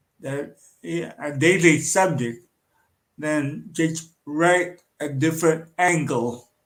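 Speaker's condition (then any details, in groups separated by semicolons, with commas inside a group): Cerebral palsy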